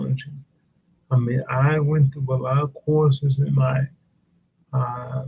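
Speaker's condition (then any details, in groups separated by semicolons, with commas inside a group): Cerebral palsy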